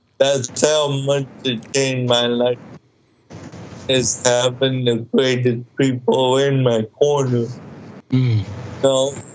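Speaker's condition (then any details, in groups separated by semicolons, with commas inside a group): Cerebral palsy, mild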